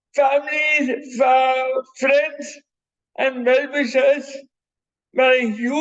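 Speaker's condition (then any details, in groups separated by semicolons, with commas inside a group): Cerebral palsy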